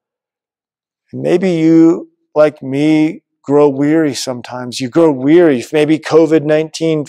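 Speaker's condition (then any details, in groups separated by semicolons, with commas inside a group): No condition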